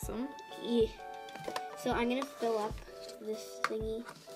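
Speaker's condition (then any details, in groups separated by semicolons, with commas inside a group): No condition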